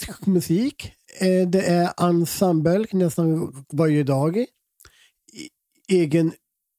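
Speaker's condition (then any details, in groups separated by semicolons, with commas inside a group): Down syndrome; present from birth; 32 years with condition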